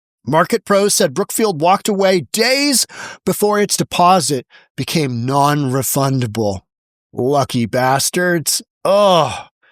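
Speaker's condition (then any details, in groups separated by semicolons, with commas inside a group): No condition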